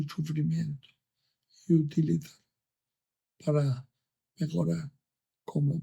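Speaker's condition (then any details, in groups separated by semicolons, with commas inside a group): Amyotrophic lateral sclerosis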